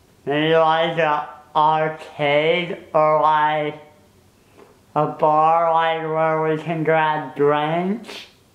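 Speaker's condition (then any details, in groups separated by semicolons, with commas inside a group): Spinal muscular atrophy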